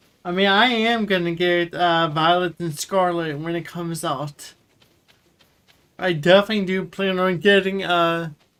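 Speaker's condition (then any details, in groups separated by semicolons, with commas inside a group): Cerebral palsy; wheelchair user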